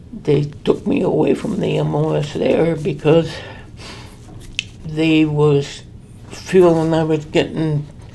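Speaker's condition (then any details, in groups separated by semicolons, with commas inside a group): Traumatic brain injury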